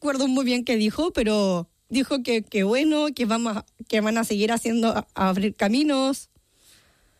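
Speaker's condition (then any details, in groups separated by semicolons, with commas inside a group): Down syndrome; genetic condition; age 30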